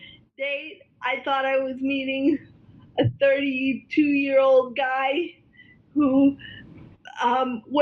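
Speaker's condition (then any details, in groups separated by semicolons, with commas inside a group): Cerebral palsy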